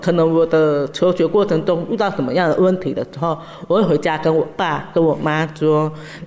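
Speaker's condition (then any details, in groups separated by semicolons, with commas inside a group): Acquired deafness, severe; acute deafness after mumps in first grade, diagnosed 三軍總醫院, left ear deaf, right 90+ db, hearing aids; hearing still poor, communicates openly, tells others hearing limits first; relearned speech after hearing loss, predicted no speech without auditory feedback, hearing training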